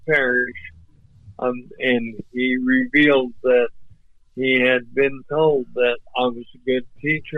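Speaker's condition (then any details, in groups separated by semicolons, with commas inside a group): ALS; voice off but clear and understandable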